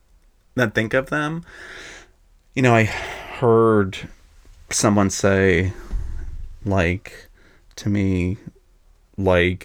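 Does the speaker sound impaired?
Yes: stuttering; long-standing; practicing saying thank you this year, gratitude as a yearly word; saying thank you historically hard; here prolonged sounds.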